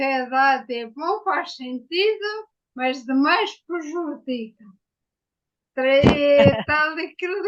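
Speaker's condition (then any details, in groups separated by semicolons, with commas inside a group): Ataxia after brain injury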